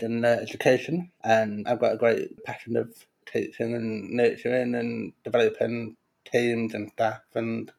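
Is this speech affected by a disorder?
Yes: profound deafness; congenital profound deafness, diagnosed at 18 months, no hearing; talks despite consultant predicting no speech and need for sign language.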